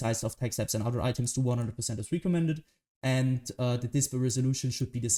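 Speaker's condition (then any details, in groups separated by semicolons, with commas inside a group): No condition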